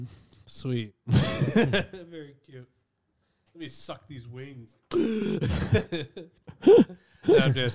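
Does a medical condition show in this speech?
No.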